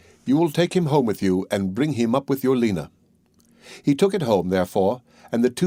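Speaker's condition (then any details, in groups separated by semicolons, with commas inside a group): No condition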